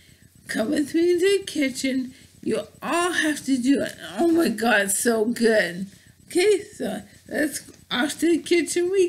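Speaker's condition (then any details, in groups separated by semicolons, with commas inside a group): Bulbar ALS, bulbar onset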